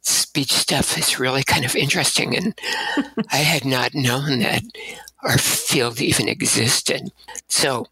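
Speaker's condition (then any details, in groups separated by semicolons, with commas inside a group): Abductor spasmodic dysphonia; last 12 years ago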